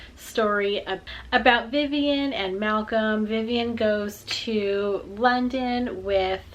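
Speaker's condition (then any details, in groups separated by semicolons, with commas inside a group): No condition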